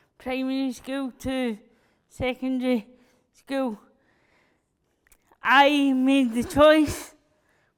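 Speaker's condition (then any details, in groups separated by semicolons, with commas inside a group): Cerebral palsy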